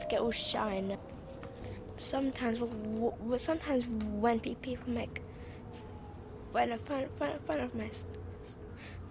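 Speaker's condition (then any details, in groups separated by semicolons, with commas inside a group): Stammer; stammer since long ago, dad advises breathing in and out, usually ineffective; worse when nervous, shy and never comfortable around people; stammers when nervous or trying to say something, sometimes stops on its own, then continues; repeated sounds, repeated words, prolonged sounds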